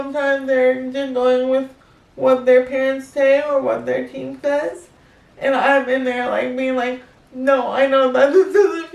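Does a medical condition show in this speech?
Yes: cerebral palsy.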